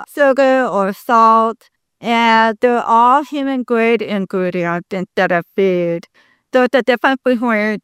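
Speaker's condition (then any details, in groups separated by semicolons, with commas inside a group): Deafness, congenital; speaks very well per host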